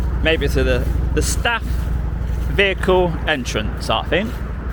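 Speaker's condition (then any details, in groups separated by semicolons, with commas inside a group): No condition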